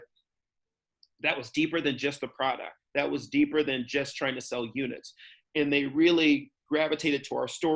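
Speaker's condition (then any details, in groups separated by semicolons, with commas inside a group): No condition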